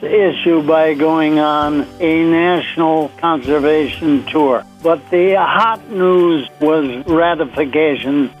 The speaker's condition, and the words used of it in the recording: Stroke. He did NOT want to grant me an interview because he had a stroke and was self-conscious about his speech, but I was tenacious and so grateful he did.